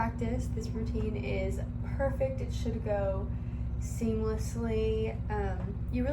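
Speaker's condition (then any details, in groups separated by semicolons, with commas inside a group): No condition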